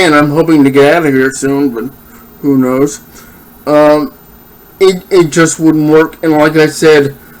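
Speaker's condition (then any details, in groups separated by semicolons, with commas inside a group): Cerebral palsy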